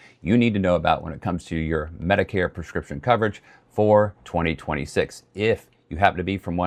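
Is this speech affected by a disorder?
No.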